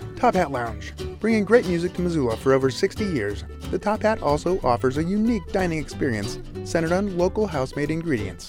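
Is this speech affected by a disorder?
No.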